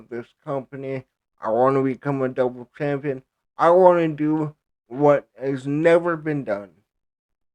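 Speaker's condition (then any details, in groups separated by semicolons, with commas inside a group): Cerebral palsy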